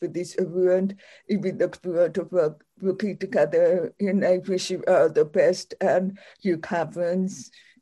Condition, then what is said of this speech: Deafness. I would also share that I'm deaf and I communicate by speaking for myself, and I also communicate using sign language.